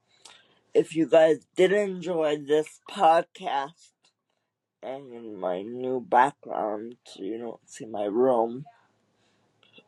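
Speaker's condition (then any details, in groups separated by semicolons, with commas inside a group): Cerebral palsy; wheelchair user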